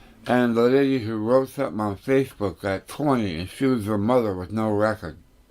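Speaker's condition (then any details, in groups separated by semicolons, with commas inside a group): Tongue cancer; tongue burns when food touches it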